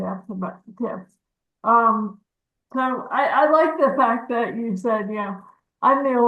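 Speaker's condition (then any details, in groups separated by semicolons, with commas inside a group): Cerebral palsy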